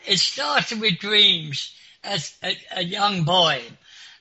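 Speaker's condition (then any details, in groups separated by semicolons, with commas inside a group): Clinically deaf; clinically deaf since school age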